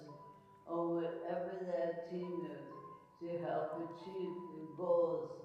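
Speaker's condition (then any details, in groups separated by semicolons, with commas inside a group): ALS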